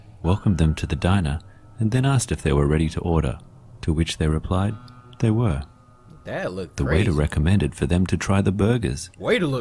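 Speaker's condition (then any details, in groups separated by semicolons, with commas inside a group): No condition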